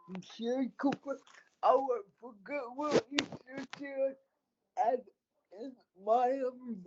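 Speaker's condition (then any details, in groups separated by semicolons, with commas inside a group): Cerebral palsy; speech affected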